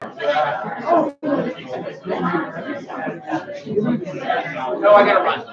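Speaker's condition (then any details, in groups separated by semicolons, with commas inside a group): No condition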